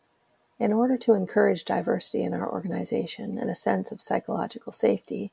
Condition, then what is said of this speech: No condition.